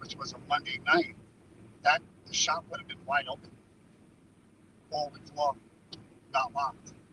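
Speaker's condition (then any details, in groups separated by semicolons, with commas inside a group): No condition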